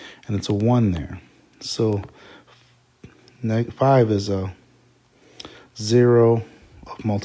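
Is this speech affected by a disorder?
No.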